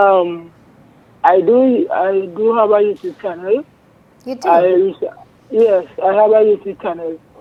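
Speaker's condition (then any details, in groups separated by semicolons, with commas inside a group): Cerebral palsy; present from birth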